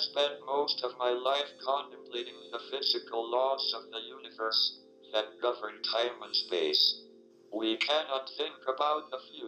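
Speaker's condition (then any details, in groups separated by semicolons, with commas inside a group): ALS, speech-generating device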